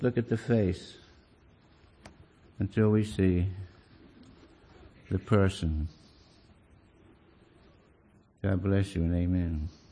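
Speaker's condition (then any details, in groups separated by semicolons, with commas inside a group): Parkinson's disease; impaired balance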